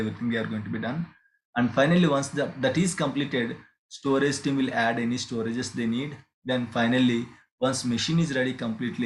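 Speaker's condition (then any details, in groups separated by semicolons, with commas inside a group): No condition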